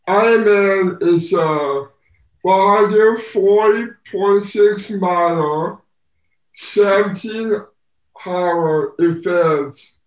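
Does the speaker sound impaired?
Yes: Down syndrome.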